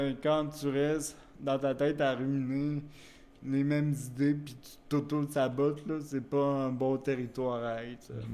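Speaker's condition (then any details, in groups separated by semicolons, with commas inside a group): Cerebral palsy; wheelchair use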